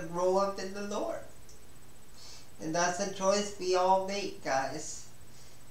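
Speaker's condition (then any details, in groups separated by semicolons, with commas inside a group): Spastic cerebral palsy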